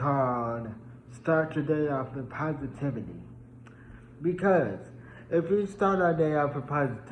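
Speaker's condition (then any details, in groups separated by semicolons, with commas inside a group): Traumatic brain injury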